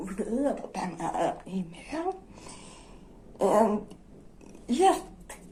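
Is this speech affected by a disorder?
Yes: dystonia; generalized dystonia.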